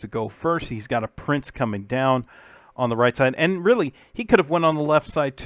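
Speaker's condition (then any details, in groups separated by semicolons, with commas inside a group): No condition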